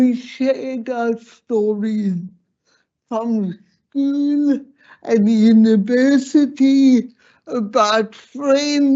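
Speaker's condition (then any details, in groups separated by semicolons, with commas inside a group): Slurred speech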